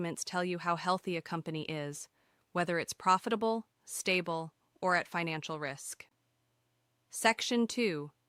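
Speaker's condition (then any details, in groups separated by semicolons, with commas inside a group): No condition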